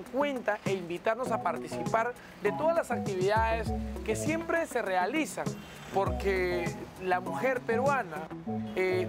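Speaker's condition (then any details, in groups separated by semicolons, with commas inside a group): No condition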